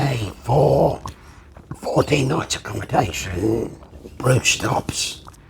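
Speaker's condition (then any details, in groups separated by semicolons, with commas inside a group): Laryngectomy; permanent tracheostomy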